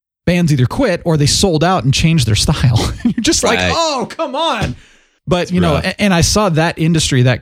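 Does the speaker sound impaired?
No.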